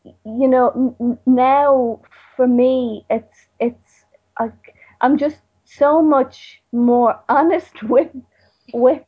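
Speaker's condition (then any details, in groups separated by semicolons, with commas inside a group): Stuttering; covert stutter, extremely covert, hid stuttering with tricks, often appeared not to stutter, fluency at huge cost; still a bit covert, uses tricks sometimes, attends self-help group, did week-long intensive course; little overt stuttering; repeated words, prolonged sounds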